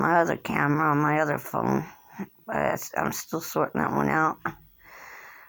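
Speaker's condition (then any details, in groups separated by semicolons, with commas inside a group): Cerebral palsy; since birth, hand tremors; age 57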